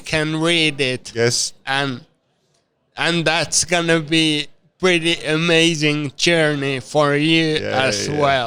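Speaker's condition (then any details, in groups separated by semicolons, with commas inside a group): Severe traumatic brain injury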